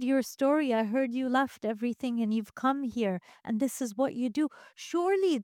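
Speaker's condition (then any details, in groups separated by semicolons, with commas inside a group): No condition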